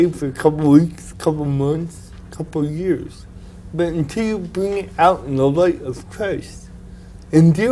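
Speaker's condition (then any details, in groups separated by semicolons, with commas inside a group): Cerebral palsy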